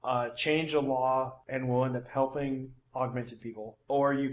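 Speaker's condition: No condition

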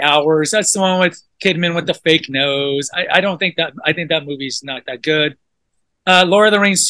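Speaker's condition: No condition

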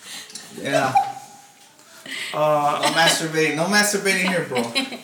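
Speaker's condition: No condition

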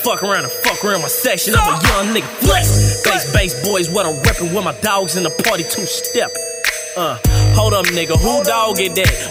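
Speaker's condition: No condition

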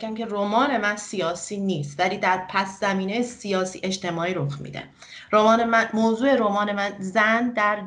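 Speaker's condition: No condition

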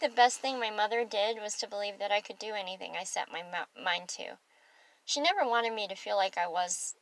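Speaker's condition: Cleft palate; congenital cleft palate, mouth sewn together, high deformed palate, palatal fistula, childhood speech therapy; without partial air escapes to nasal passage, mushy unclear speech, could not roll r's, now improved

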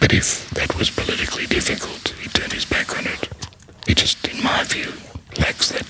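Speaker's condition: Laryngectomy, voice prosthesis; vocal cord cancer, throat cancer recurrence 8 years later, laryngectomy late 2016, second operation for spreading infection; very quiet, odd manner of speaking, fluent in paragraphs since start of speech therapy

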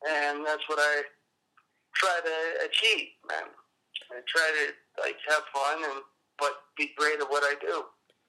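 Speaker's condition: Cerebral palsy; appearance likened to Parkinson's

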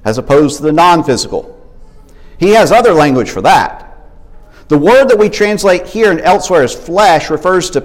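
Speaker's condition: No condition

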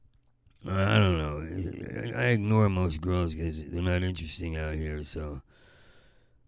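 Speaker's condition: Parkinson's; short on sleep

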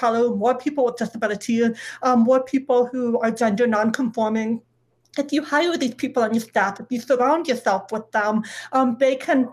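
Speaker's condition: Deafness; no sign language

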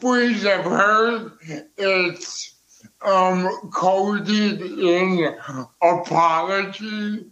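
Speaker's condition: Cerebral palsy

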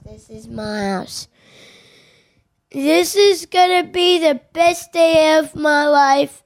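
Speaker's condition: Williams syndrome; genetic cause, diagnosed by geneticist after specialist referral, ear tubes placed at Children's Hospital

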